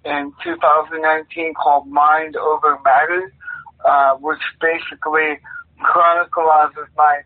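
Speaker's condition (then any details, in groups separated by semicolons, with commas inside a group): Cerebral palsy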